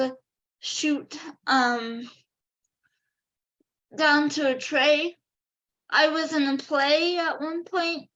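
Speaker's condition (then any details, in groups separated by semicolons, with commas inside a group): Cerebral palsy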